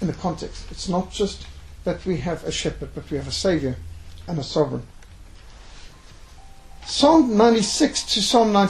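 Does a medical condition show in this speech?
No.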